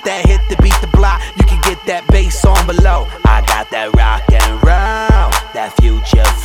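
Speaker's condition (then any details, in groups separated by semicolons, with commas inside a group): No condition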